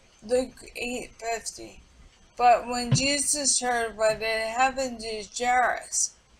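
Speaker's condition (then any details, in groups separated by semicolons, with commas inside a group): Multiple sclerosis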